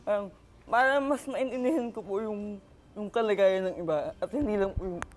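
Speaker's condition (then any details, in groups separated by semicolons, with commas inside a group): Cerebral palsy; occupational therapy; speech therapy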